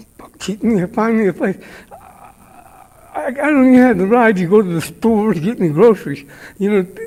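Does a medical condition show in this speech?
Yes: brain injury; injury years ago.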